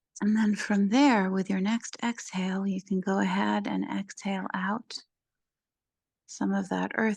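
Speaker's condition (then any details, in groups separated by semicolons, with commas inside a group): No condition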